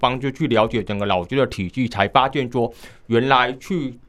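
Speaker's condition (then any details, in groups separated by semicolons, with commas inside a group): Hearing impairment, high-frequency hearing loss, mild; uses hand signals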